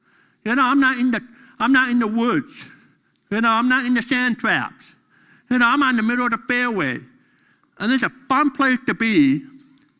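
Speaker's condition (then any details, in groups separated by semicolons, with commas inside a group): Deafness; deaf during school years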